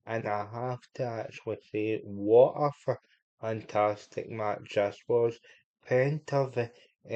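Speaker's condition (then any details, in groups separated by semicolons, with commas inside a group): Cerebral palsy; unable to walk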